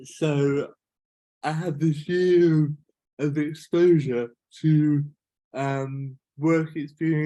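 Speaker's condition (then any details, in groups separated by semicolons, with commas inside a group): Cerebral palsy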